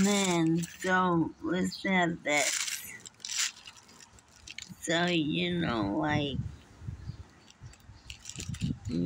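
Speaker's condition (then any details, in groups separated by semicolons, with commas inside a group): Friedreich's ataxia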